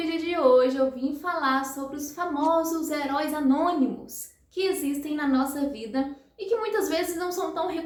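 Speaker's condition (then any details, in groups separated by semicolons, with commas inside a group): No condition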